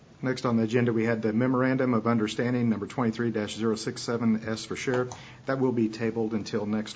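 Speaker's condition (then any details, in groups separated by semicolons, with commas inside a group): No condition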